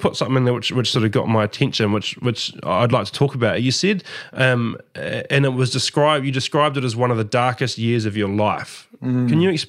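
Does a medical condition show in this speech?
No.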